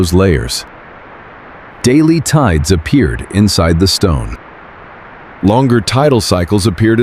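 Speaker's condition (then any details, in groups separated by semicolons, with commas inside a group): No condition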